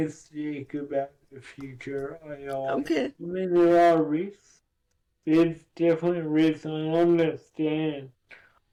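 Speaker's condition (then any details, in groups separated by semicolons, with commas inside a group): Cerebral palsy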